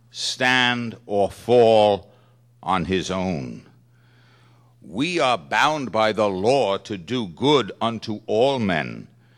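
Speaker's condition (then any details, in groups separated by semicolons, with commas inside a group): No condition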